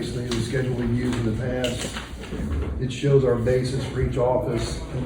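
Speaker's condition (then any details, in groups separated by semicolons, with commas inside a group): No condition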